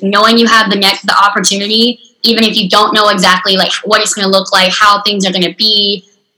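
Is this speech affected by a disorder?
Yes: unilateral cleft lip and palate, severe; later stroke affected speaking, speech recovered faster than reading and writing, therapy in San Antonio.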